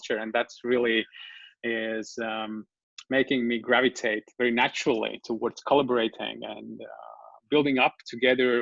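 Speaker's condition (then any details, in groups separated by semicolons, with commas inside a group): No condition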